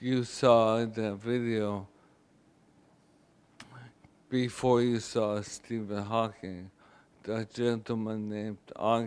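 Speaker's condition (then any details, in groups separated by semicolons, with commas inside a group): ALS, speech-generating device; wheelchair user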